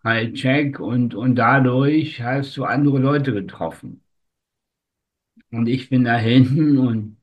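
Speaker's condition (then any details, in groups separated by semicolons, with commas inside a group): Spastic tetraparesis; from birth, oxygen deprivation during delivery, umbilical cord around neck, considered incurable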